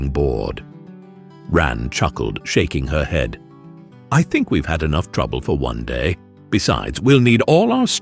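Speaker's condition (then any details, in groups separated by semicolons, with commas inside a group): No condition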